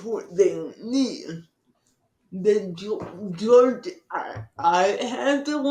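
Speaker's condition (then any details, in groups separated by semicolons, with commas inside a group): Cerebral palsy; from birth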